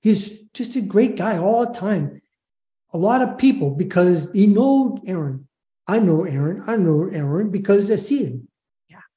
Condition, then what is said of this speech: Aphasia. I can't read very good. I can't math or or speech is not great, and a lot of comprehension.